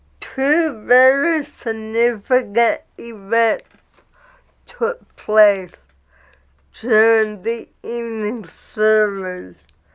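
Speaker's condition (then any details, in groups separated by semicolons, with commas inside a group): Cerebral palsy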